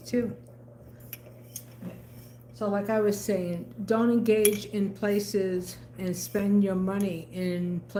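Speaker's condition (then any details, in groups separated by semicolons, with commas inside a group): No condition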